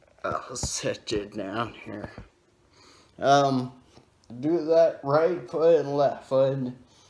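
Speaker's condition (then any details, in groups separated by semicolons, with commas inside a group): Brain injury with dysarthria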